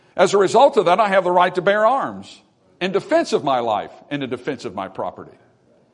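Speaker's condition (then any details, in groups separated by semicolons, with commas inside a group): No condition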